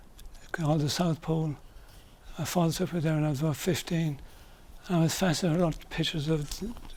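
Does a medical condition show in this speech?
Yes: early onset Parkinson's disease; early onset, deep brain stimulation implant.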